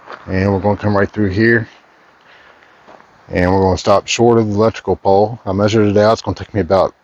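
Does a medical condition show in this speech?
No.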